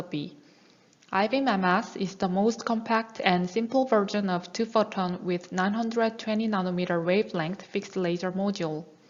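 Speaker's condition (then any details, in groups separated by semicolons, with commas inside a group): No condition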